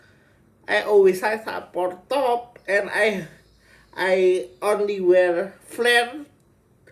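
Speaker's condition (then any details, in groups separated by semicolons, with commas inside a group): Cerebral palsy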